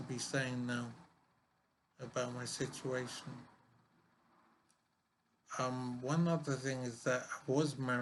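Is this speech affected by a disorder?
Yes: brain injury; memory loss.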